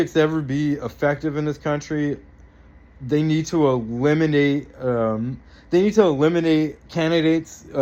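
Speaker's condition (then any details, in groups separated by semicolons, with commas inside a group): No condition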